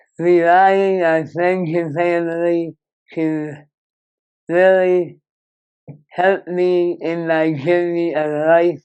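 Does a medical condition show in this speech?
Yes: Moebius syndrome; severe nerve damage.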